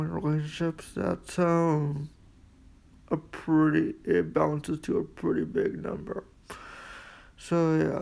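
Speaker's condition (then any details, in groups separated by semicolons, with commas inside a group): Quadriplegic cerebral palsy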